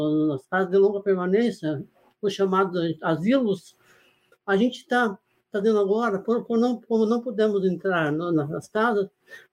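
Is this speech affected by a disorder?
Yes: Parkinson's disease; symptoms come on at uncontrollable times; somewhat stiff or stuck at recording, expected to pass soon.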